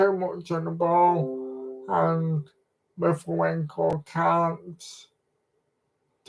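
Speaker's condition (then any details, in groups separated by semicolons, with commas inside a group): Cerebral palsy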